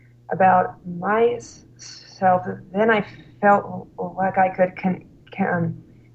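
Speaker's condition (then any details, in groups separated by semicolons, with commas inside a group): Stuttering; severe stuttering at college start, fluency temporarily improved by drinking alcohol, works as school slp; stutters openly, cannot hide it, discloses stuttering to parents, feels in control; noticeable stuttering that cannot be hidden, more fluent when drinking then; repeated sounds, prolonged sounds, blocks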